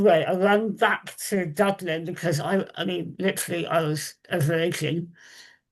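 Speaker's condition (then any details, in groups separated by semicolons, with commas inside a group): Moebius syndrome facial paralysis, congenital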